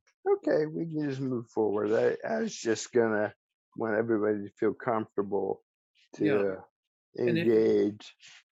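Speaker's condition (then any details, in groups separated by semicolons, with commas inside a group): ALS; speech still preserved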